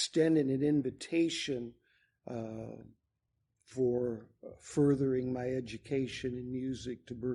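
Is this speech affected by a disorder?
No.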